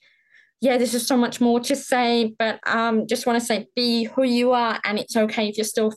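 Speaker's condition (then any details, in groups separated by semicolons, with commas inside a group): Profound deafness, congenital, profound; born profoundly deaf, right cochlear implant since infancy, left cochlear implant also; did not enjoy wearing both implants, poor experience with left implant, implant hidden by hair; speech considered pretty good, often assumed hearing, often mistaken for British accent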